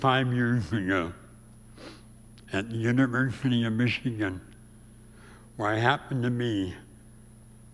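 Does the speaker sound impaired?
Yes: severe speech impediment; about age 84.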